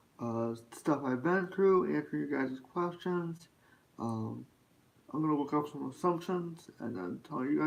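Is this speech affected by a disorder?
Yes: spastic quadriplegic cerebral palsy.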